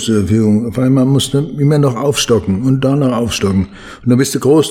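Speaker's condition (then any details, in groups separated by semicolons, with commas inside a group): Parkinson's disease; Parkinson's disease diagnosed about 20 years ago, slowed movements, limits daily routine, needs much training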